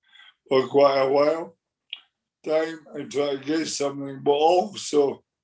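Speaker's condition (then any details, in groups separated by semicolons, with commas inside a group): Motor neurone disease; progressive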